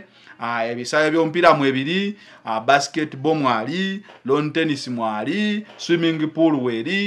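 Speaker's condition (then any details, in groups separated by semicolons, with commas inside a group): No condition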